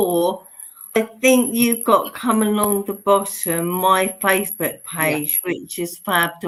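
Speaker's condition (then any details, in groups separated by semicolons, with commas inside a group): Motor neurone disease; bulbar onset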